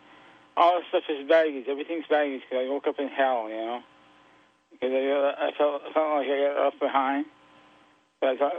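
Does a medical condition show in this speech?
Yes: Parkinson's disease; onset after finishing work on own house; quiet voice, asked by host to speak up, says already trying to.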